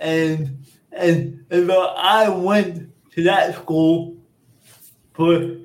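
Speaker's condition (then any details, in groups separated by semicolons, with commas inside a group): Cerebral palsy; birth oxygen loss, cord around neck, spasms, limited body control, motor deficits, childhood physical, occupational therapy; mid-range severity, speech impairments, speaks without device; speech therapy from age seven with Jeff in Orlando, school speaking device declined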